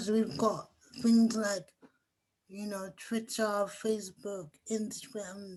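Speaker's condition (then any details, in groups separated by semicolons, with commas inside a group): Cerebral palsy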